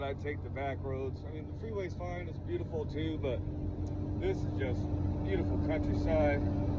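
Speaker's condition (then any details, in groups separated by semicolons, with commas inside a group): No condition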